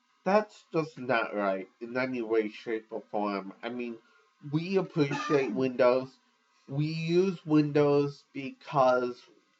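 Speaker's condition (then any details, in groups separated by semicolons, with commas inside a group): Cerebral palsy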